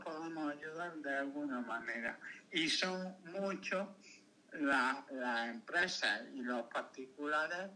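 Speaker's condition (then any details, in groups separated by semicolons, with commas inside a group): Cerebral palsy; caused by meningitis in birth canal during birth, lifelong physical motor disability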